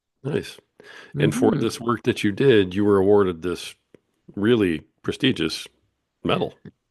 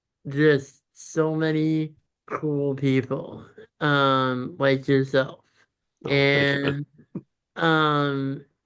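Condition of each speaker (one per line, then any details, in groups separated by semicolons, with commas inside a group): No condition
Congenital muscular dystrophy; chronic physical disability; progressed, needs more help, physical therapy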